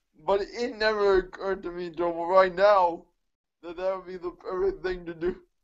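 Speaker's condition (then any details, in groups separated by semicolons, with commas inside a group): Cerebral palsy; mixed quadriplegia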